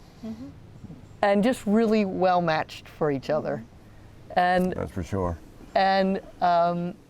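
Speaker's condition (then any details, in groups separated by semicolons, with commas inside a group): No condition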